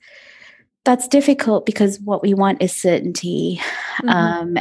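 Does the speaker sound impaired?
No.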